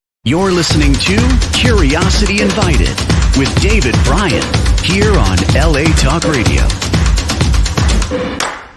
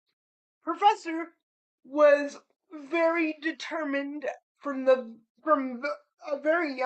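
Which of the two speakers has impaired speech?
The second: cerebral palsy; spastic cerebral palsy, affects fine motor skills and hands; diagnosed around 6 months; slightly slurred, spasticity affects vocal cords, tone of voice changes.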